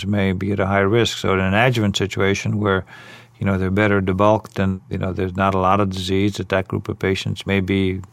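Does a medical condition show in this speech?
No.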